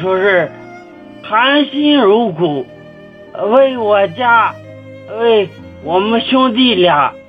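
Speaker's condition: Cerebellar atrophy; onset age 14 to 15, possibly head trauma, nearly paralyzed, cannot care for self, disabled; age 44, about 30 years since onset, fully dependent on 76-year-old mother for daily care; speech sounds somewhat different from ordinary people

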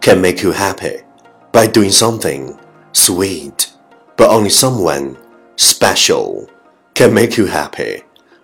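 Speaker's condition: No condition

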